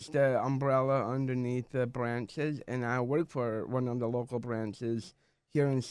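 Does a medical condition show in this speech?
Yes: Down syndrome.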